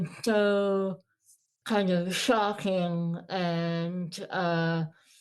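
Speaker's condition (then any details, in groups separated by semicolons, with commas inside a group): Moebius syndrome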